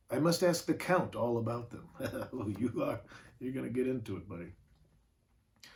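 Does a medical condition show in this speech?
No.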